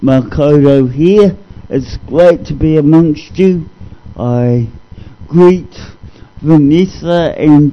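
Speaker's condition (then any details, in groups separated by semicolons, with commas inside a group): Cerebral palsy; cerebral palsy from being dropped in infancy while passed between relatives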